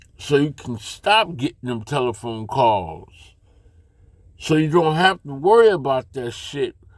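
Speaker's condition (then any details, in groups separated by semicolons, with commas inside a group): Slurred speech; still slurs words occasionally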